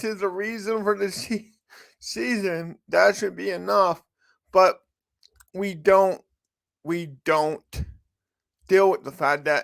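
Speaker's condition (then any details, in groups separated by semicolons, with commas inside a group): Cerebral palsy; from birth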